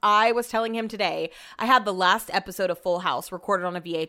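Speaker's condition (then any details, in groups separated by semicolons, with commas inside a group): No condition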